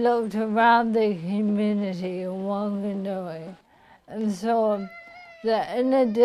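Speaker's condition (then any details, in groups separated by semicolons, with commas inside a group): Motor neuron disease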